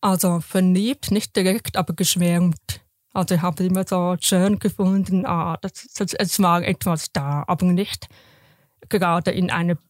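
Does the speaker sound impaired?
Yes: deafness; congenital profound hearing loss to deafness, detected at age one in hospital, later cochlear implant; raised oral, intensive hearing and speech therapy, lip reading, felt therapist's vibrations to learn sounds.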